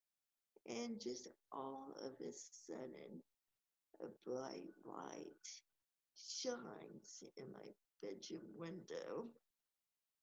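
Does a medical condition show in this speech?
Yes: cerebral palsy; age 32, wheelchair user.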